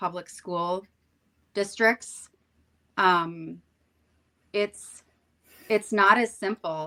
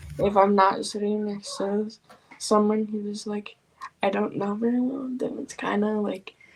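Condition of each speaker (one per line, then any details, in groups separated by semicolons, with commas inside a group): No condition
Cerebral palsy; from birth, wheelchair user; 14 years old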